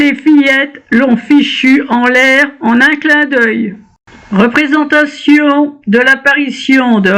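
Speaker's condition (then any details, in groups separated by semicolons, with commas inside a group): No condition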